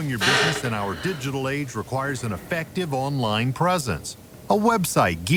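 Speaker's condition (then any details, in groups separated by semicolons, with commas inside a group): No condition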